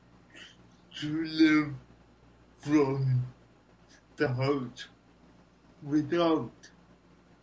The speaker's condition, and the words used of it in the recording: Cerebral palsy. He speaks with his entire heart and soul, and so you can't help but, you know, understand him.